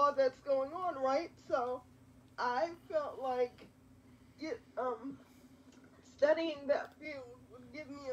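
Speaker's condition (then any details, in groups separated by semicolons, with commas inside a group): Quadriplegic cerebral palsy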